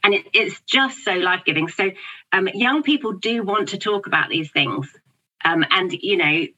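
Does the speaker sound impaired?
No.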